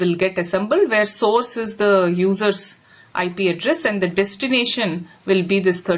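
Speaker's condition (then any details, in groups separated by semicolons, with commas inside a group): No condition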